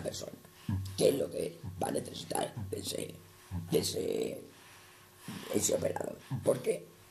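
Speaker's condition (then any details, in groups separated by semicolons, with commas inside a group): Total laryngectomy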